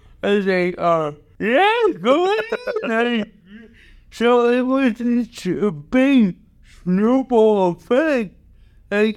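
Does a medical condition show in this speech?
Yes: cerebral palsy.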